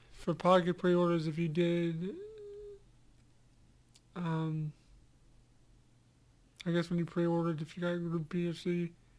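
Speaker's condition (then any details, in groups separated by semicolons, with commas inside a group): Cerebral palsy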